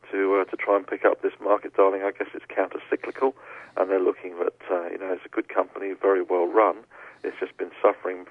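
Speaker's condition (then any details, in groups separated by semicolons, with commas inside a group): No condition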